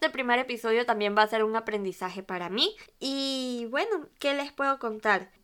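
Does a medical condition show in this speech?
Yes: cleft lip and palate; congenital cleft lip and cleft palate.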